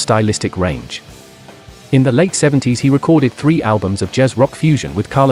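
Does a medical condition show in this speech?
No.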